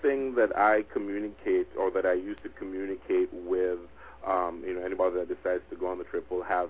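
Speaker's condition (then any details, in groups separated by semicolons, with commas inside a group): No condition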